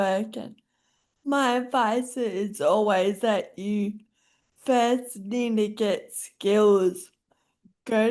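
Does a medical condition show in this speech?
Yes: Friedreich's ataxia.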